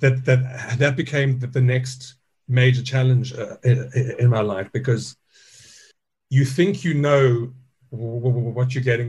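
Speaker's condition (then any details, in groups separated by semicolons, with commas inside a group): Stuttering; stutter since childhood, still present in adulthood; speaks to stage audiences, joke about impediment built into stage dialogue with Alan; childhood word avoidance, ordered food could say, fear of speaking, piano as wordless expression; repeated sounds, repeated words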